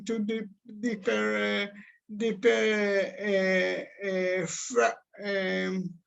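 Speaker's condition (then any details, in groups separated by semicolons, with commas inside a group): Cerebral palsy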